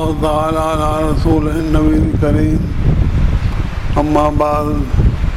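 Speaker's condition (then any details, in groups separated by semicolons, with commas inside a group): Difficulty speaking; hopes listeners can understand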